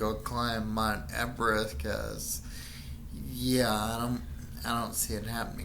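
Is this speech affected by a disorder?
Yes: Friedreich's ataxia.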